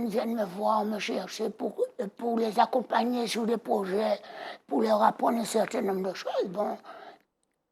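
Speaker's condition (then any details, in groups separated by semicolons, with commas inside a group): Total laryngectomy; laryngectomy after earlier illness; voice audibly altered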